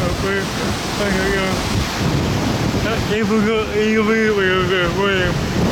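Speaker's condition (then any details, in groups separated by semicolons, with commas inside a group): Cerebral palsy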